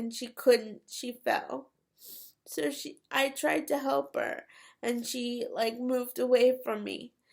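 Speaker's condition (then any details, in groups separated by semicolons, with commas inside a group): Cerebral palsy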